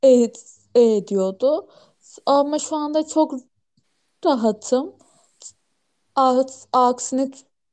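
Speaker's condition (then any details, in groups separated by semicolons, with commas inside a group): Stuttering; familial stuttering, mother also stutters, stuttering center around age 13, joined Kekemeler Derneği at 25-26; asks listeners to wait until words come out; repeated sounds, prolonged sounds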